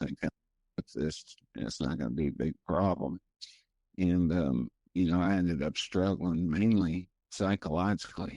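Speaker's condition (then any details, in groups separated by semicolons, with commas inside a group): Primary progressive multiple sclerosis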